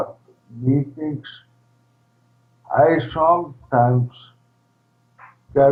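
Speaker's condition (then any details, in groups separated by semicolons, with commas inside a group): ALS, primary lateral sclerosis; primary lateral sclerosis, least progressive form; first diagnosed ALS, rediagnosed PLS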